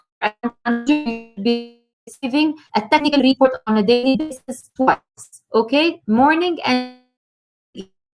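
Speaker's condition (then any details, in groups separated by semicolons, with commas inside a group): No condition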